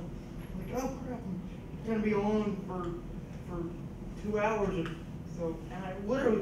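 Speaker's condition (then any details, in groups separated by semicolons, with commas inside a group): Cerebral palsy; scoliosis, spinal rebuild surgery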